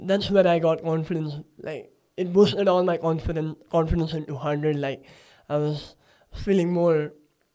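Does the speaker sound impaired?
Yes: cleft palate; talks from nasal cavity.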